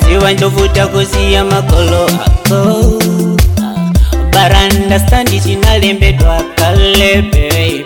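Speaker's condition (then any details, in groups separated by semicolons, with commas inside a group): No condition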